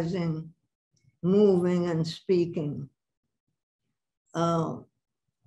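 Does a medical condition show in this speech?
Yes: Parkinson's; about six years since onset.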